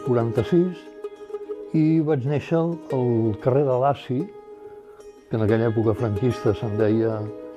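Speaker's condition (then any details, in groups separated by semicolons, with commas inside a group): Parkinson's disease; progressive over fifteen years, died at 79; mild but steadily worsening, self-described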